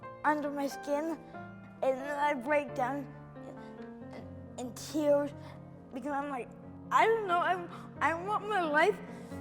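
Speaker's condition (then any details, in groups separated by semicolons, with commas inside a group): Cerebral palsy; brain injury, selective dorsal rhizotomy at age four; occupational therapy, wheelchair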